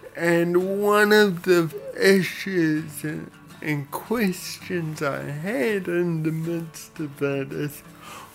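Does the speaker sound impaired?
Yes: cerebral palsy; odd sort of voice.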